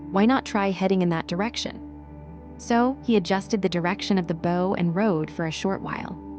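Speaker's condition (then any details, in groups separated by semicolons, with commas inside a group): No condition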